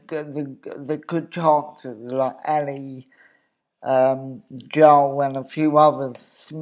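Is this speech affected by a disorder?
Yes: cerebral palsy; obvious speech impediment.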